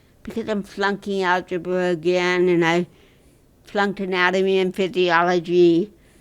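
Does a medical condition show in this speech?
Yes: cerebral palsy.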